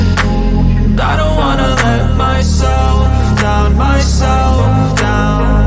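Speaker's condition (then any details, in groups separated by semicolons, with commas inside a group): No condition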